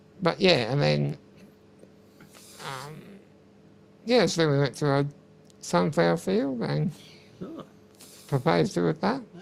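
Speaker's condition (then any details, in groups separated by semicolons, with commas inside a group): Muscular dystrophy; uses wheelchair; wheelchair user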